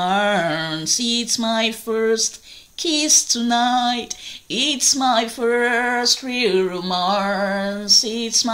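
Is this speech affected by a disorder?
No.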